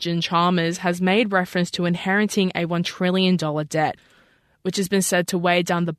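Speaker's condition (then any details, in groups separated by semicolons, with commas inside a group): No condition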